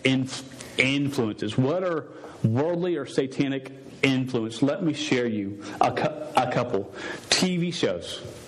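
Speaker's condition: Stuttering; long-standing stutter, present over 24 years, once fought calling to teach because unable to talk; says words would come out all wrong and different if he tried witnessing speech; repeated sounds, blocks

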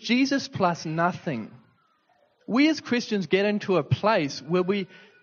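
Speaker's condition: No condition

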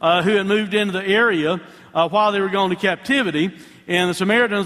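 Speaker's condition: No condition

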